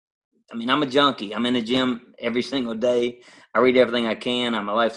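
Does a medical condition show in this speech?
No.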